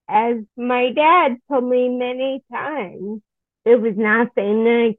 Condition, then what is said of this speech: Ataxia. So it's difficult to tell whether or not my issues with speech, swallowing, and vision are because of FA or MS.